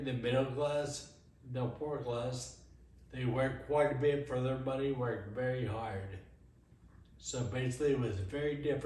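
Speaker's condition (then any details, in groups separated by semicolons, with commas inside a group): Friedreich's ataxia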